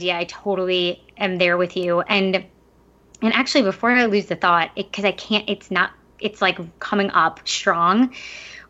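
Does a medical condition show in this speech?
No.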